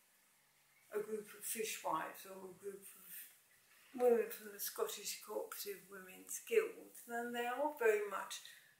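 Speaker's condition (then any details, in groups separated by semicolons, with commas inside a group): MND, mild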